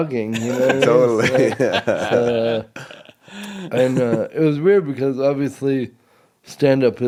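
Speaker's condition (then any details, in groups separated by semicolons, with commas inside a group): Cerebral palsy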